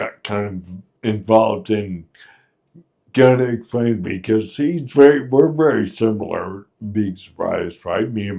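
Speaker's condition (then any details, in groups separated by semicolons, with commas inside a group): Friedreich's ataxia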